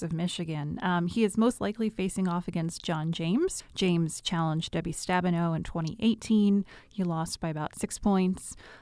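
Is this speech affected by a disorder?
No.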